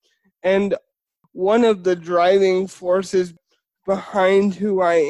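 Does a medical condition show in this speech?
Yes: spastic cerebral palsy.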